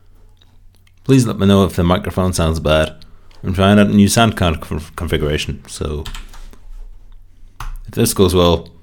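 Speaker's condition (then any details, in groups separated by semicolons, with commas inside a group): No condition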